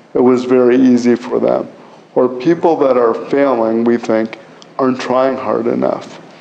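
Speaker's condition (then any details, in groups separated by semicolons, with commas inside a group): Cerebral palsy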